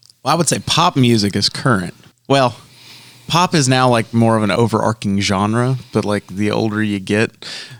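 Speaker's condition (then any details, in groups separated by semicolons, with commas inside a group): No condition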